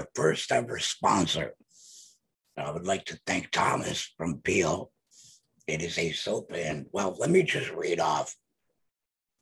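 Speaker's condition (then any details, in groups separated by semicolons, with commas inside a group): Laryngectomy, voice prosthesis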